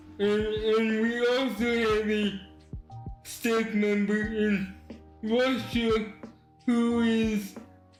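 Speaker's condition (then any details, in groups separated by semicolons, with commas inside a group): Cerebral palsy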